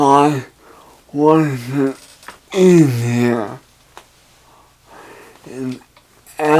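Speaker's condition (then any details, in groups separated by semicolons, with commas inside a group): Traumatic brain injury; still hard to understand, improved with rehabilitation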